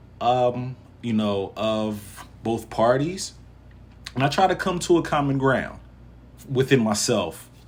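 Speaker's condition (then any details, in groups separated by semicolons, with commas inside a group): No condition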